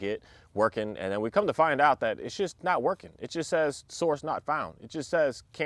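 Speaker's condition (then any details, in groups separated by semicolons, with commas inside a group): No condition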